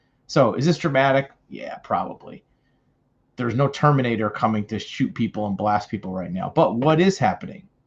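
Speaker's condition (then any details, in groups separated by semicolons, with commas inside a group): No condition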